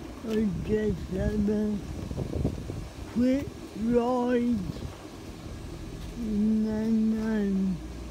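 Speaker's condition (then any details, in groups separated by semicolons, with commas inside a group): Cerebral palsy; spastic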